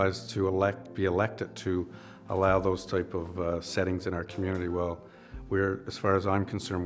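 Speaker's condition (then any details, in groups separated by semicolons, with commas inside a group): No condition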